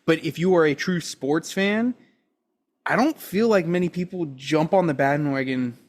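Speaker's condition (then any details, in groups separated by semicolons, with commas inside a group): No condition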